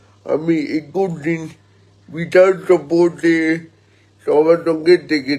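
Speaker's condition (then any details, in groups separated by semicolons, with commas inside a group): Cerebral palsy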